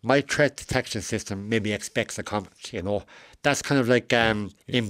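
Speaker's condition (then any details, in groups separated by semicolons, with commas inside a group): Cleft lip and palate; adult, age 41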